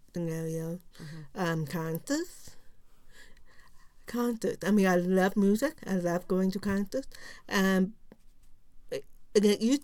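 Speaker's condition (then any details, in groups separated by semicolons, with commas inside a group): Profound deafness; no cochlear implant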